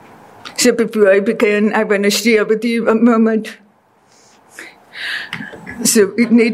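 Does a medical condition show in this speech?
Yes: deafness; deaf since childhood.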